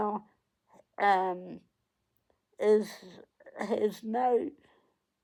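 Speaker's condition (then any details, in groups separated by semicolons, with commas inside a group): Cerebral palsy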